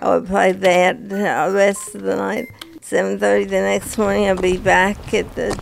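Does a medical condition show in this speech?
Yes: Parkinson's disease; onset in early 50s, first full-body tremor with fall, dopamine agonist for years, symptom-free, dose increased.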